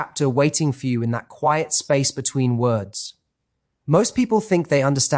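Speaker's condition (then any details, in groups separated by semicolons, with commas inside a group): No condition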